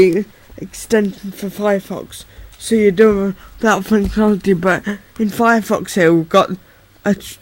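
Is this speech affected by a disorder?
Yes: cerebral palsy.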